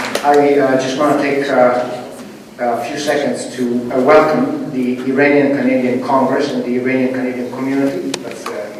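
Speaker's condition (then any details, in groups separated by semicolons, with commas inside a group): No condition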